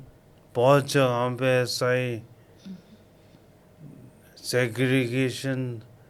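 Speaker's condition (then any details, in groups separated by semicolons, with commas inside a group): Coma after road accident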